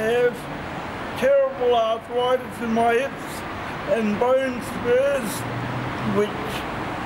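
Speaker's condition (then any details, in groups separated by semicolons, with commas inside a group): Cerebral palsy quadriplegia; quadriplegic, from birth, wheelchair user; wheelchair for years, severe leg pain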